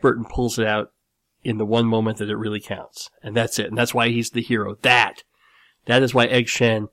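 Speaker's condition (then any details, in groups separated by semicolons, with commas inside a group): Cleft lip and palate; nose still slightly crooked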